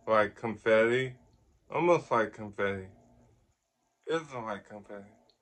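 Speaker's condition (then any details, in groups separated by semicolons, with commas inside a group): Ataxic cerebral palsy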